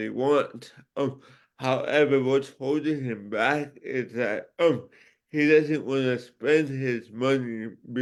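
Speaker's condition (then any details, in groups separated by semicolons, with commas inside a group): Cerebral palsy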